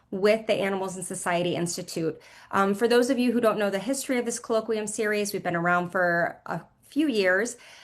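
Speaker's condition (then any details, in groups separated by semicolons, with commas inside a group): No condition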